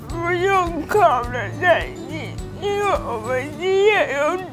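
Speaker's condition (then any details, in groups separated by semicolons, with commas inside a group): Cerebral palsy; limbs affected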